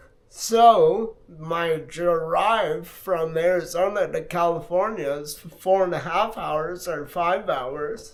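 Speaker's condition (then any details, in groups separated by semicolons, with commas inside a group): Multiple sclerosis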